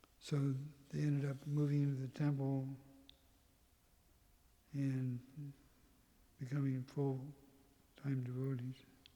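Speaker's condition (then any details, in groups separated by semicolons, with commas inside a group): Parkinson's; tremor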